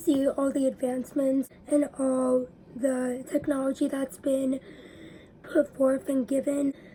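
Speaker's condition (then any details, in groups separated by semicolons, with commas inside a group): Cerebral palsy; weekly physical therapy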